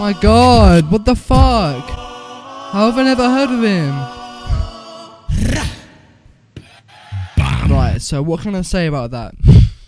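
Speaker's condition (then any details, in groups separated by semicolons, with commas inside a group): No condition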